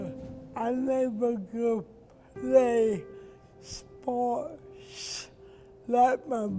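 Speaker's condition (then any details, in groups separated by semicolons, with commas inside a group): Cerebral palsy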